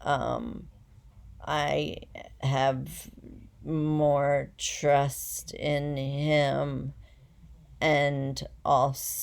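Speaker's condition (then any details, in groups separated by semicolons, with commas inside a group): Essential tremor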